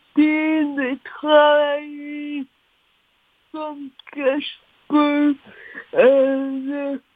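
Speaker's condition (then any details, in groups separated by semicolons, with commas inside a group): Cerebral palsy; since birth, all four limbs affected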